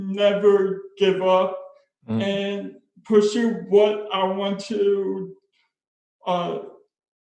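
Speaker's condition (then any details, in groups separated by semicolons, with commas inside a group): Spastic cerebral palsy; speech impairment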